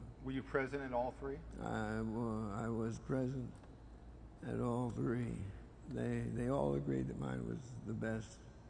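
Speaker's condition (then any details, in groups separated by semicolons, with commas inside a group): Parkinson's disease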